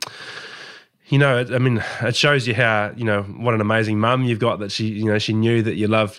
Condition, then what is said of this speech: No condition.